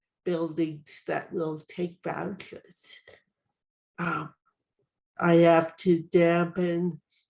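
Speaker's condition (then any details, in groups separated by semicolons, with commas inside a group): Cerebral palsy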